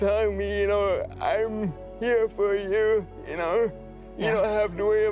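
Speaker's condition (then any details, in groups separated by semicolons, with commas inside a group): Cerebral palsy; from birth, premature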